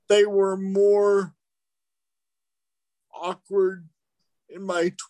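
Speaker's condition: Cerebral palsy; limbs sometimes move in unintended directions

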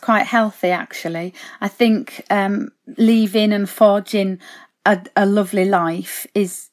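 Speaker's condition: No condition

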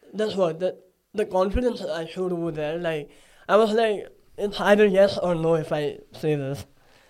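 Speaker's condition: Cleft palate; speech sounds different

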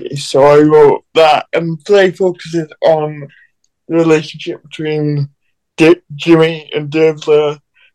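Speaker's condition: Cerebral palsy

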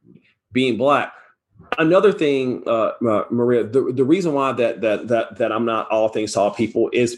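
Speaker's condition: Stuttering; stutter since about age 5 or 6; speaks on stages and TEDx talks despite stutter; stutter has hindered, fear of others finding out caused holding back; repeated sounds, repeated words

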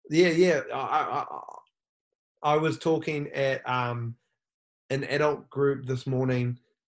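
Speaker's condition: Stuttering; stutter since childhood, hid it and talked around words as child, many therapies without success; no longer hiding stutter, not trying to be fluent, accepted through SAY organization camps; stutter varies unpredictably, worse around parents, stutters more when relaxed; blocks

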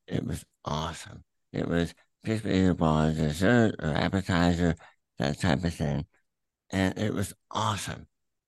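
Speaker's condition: Throat cancer, tumor through tongue, attached to epiglottis; checkups at Erlanger Medical Center Chattanooga

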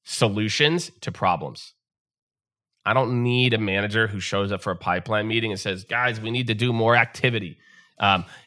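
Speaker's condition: No condition

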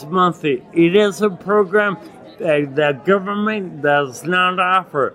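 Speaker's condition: Acquired ataxia with dysarthria, acquired; Lance-Adams syndrome; hard to speak and articulate, chest heaviness when speaking, bites tongue 2-3 times daily eating

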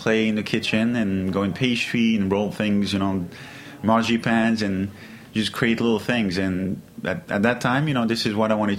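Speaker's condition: No condition

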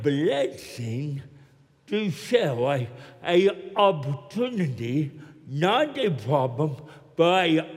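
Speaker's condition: Cerebral palsy; Arkansas

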